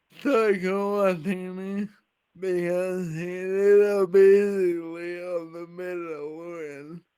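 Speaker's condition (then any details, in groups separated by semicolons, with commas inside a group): Friedreich's ataxia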